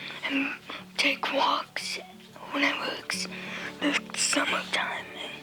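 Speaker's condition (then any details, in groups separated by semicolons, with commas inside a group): Cerebral palsy; cerebral palsy, premature birth, tracheostomy, feeding tube, airway surgery; raspy quiet voice, one vocal cord burned in airway surgery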